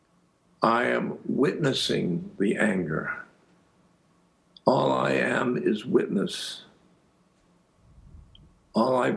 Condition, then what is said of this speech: Aphasia. I think I had aphasia. You can see my speech stops and things like that.